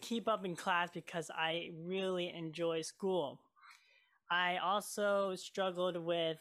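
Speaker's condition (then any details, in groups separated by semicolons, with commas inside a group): Cleft lip and palate; cleft made eating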